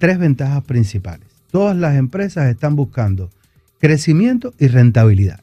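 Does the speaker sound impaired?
No.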